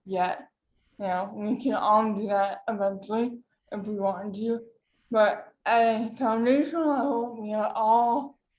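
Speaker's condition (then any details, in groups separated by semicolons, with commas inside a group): Cerebral palsy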